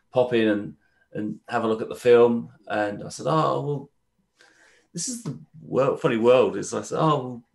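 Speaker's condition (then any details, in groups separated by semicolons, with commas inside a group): No condition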